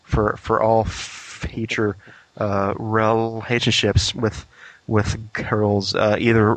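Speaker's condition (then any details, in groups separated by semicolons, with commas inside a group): Stuttering; long concealed before coming out about it, now openly acknowledged; repeated sounds, repeated words, prolonged sounds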